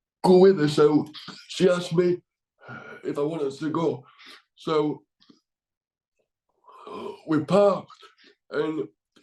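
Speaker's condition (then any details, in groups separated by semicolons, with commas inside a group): Cerebral palsy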